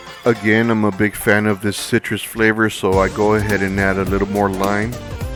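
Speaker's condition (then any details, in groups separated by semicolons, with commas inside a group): No condition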